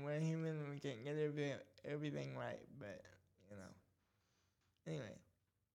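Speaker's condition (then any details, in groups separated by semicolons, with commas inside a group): Cerebral palsy; cerebral palsy causing speech problem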